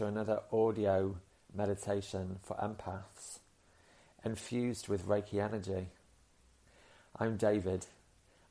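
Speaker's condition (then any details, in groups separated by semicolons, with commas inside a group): No condition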